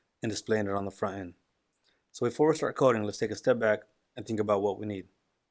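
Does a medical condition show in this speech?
No.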